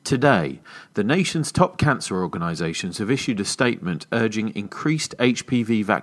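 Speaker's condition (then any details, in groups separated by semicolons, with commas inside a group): No condition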